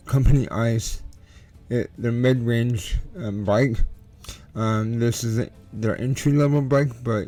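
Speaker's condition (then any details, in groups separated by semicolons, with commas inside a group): Cerebral palsy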